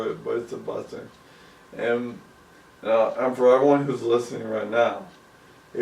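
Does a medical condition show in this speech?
Yes: ALS; about 2 years since onset.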